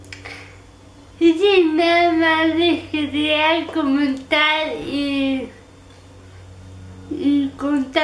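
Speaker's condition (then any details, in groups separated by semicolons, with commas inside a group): Cerebral palsy; physical disability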